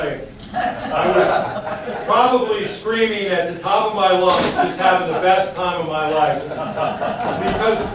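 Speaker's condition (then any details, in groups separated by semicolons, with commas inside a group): No condition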